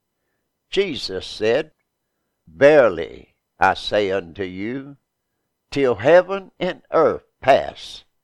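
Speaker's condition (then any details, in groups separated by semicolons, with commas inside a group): No condition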